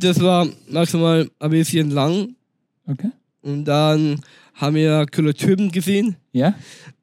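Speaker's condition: Down syndrome; speaks German and fluent English, had tutoring to practise speaking German

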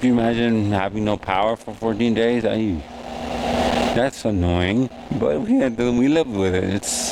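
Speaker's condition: Cerebral palsy

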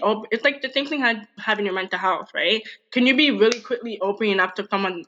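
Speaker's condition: Deafness; one date typed messages

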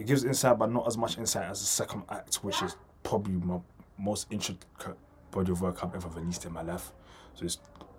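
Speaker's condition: Stammer, mild; slight stammer, past leg problems treated with physiotherapy; not widely known, still records podcast episodes; repeated sounds

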